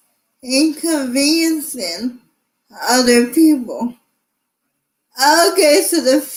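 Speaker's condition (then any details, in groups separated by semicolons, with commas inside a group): Cerebral palsy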